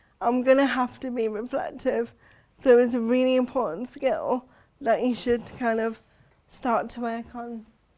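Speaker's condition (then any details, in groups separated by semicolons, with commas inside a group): Cerebral palsy; since birth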